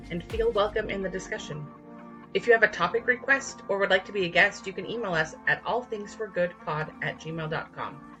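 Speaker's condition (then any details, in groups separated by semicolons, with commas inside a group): No condition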